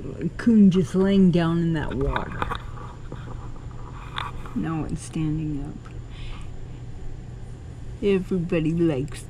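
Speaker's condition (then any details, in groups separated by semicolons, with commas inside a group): Cerebral palsy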